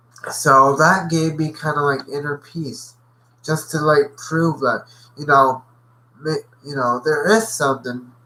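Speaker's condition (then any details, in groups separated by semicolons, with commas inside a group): Cerebral palsy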